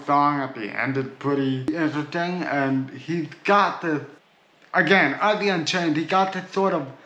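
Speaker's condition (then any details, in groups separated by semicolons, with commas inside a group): Cerebral palsy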